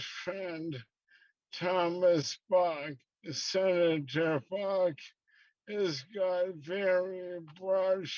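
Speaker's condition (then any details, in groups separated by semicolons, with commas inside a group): ALS; slow progressing form; affected, listeners may need repeats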